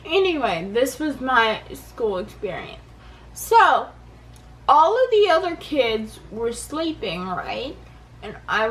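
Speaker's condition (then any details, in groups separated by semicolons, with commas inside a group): Cerebral palsy; affects balance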